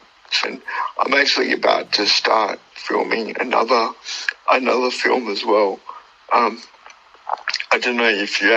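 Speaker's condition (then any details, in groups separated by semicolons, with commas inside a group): Cerebral palsy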